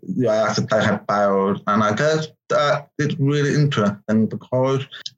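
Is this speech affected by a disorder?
Yes: profound deafness; congenital, born deaf.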